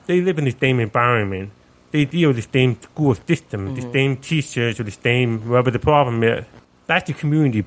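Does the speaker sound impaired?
Yes: profound deafness, deaf accent; born profoundly deaf, 95 db loss both ears, cause unknown, sensorineural, cochlear implant, earlier hearing aids; sounds different, listeners ask where accent is from, parents taught speech.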